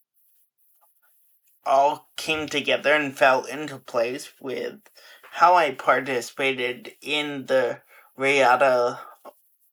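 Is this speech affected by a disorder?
Yes: Friedreich's ataxia; progressive.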